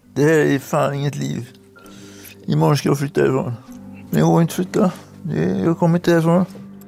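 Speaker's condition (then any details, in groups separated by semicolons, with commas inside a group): Atypical Parkinson's; very rare form, onset with finger tremor, fluctuating hand movement control; sometimes unable to get out of bed, body freezes, increasingly stiff, daily strength and flexibility training; sudden slurring mid-conversation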